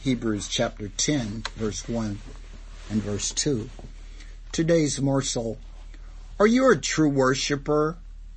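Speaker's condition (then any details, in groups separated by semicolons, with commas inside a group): No condition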